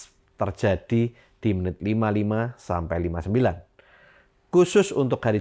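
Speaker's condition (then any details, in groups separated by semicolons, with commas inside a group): No condition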